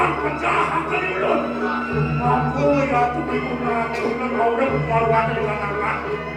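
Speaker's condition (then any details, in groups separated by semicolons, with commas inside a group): No condition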